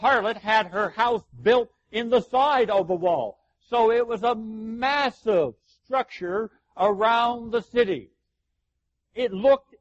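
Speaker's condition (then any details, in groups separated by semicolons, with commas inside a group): No condition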